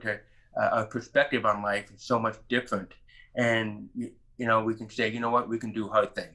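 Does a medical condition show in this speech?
Yes: profound hearing loss; congenital severe to profound hearing loss, family history of deafness, diagnosed about age 2, hearing aids, years of speech therapy; learned to speak through hard effort, distinctive voice and accent.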